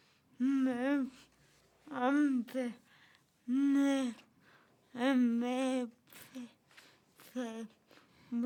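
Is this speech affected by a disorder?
Yes: cerebral palsy; from birth.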